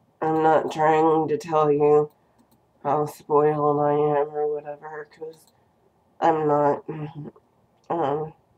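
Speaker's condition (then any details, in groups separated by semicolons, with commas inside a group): Cerebral palsy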